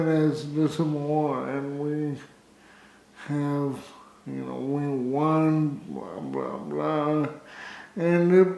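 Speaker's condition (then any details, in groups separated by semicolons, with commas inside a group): Cerebral palsy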